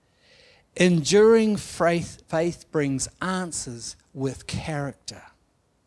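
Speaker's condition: No condition

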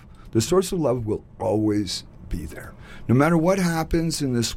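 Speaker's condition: No condition

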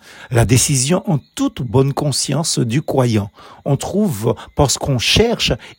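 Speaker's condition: No condition

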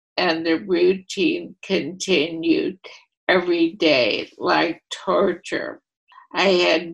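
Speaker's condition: ALS, primary lateral sclerosis; voice affected

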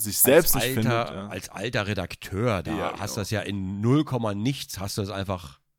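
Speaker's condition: No condition

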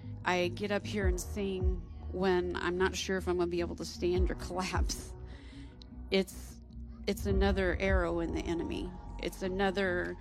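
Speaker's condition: No condition

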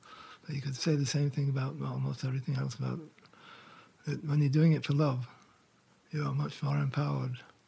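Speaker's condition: Parkinson's; diagnosed about 4 years ago

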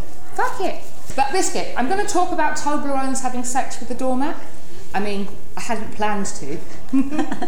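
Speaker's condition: Tourette syndrome; neurological, uncontrollable movements and noises called tics, chest banging tic, uses wheelchair; frequent vocal tics interrupting speech, random words like hedgehog, cats, sausage dog, swearing

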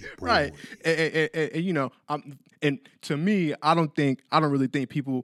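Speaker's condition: Stutter; childhood stutter, pulled from class for speech therapy several times weekly in 4th-5th grade, college speaking classes; stutter still comes daily, even now, controlled by stopping, slowing down, pivoting, feels it coming; once violent stutter, brain and mouth out of sync, techniques for hard p and d, slowed pace; repeated sounds

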